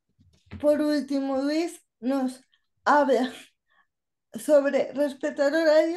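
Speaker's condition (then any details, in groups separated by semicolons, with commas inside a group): Cerebral palsy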